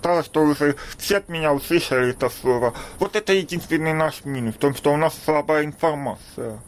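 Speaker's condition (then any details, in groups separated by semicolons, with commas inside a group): Deafness; congenital deafness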